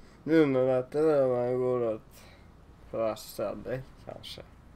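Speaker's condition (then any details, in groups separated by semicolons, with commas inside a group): Cerebral palsy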